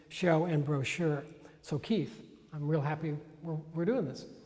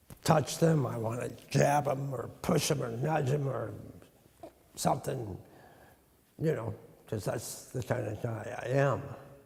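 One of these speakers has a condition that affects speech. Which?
The second: tongue cancer; treated in the past.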